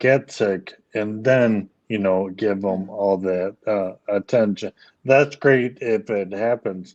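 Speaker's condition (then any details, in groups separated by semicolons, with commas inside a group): ALS; speech issues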